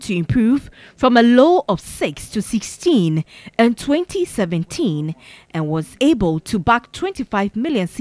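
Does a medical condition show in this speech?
No.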